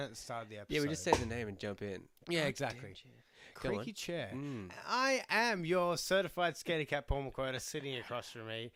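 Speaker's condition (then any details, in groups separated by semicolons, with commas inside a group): No condition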